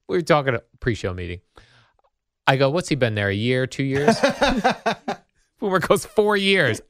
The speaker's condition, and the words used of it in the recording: None; typical speech.